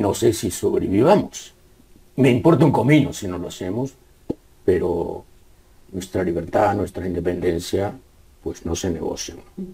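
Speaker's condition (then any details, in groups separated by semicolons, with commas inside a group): No condition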